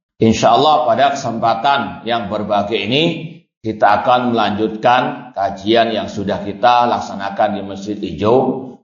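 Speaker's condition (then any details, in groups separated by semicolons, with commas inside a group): No condition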